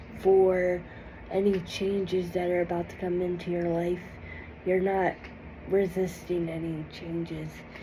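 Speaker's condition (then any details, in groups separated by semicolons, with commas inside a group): Cerebral palsy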